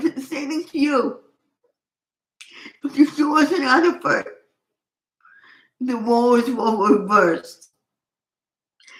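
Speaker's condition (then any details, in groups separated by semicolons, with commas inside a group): Cerebral palsy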